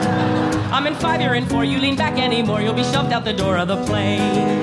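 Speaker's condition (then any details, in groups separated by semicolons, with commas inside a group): No condition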